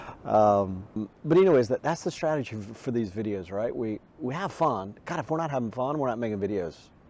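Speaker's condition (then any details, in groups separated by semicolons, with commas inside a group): No condition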